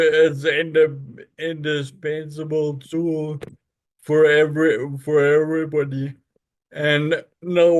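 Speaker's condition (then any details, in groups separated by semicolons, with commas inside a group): Friedreich's ataxia; spasticity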